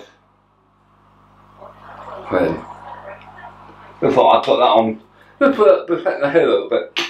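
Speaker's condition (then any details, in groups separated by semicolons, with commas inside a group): Tongue cancer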